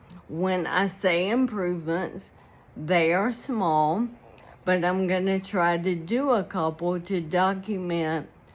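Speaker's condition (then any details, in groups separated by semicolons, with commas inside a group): ALS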